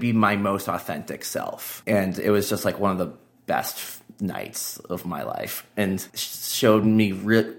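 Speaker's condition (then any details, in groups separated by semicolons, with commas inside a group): Stutter; tenor voice; rarely stutters singing, sometimes when singing alone or in vocal warm-ups, less with familiar people or impassioned; repeated sounds, prolonged sounds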